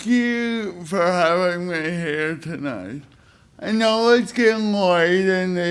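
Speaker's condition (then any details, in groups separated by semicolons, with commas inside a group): Spastic cerebral palsy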